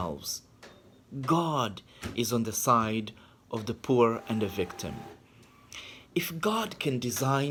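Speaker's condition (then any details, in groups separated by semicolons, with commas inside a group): No condition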